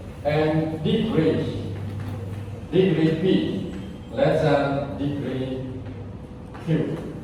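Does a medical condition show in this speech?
No.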